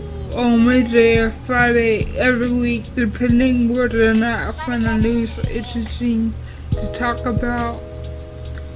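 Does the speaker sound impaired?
Yes: cerebral palsy; wheelchair user, placed in special needs classes, told would not be able to read.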